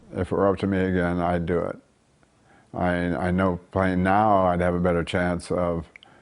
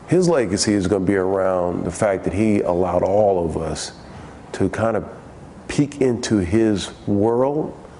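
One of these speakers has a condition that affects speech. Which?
The first: Parkinson's disease; caused by multiple concussions; diagnosed 5 years ago.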